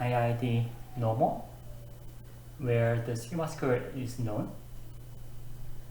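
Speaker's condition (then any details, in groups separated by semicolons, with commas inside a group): No condition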